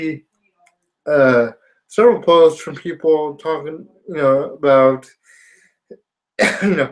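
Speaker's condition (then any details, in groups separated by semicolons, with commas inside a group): Spastic quadriplegia cerebral palsy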